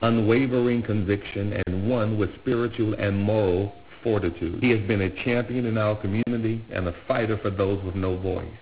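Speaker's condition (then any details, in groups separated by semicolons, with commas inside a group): No condition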